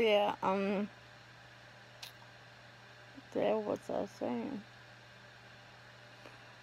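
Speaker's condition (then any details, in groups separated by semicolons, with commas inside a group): ALS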